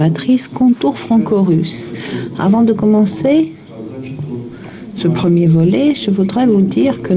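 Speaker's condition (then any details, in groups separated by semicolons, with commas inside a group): No condition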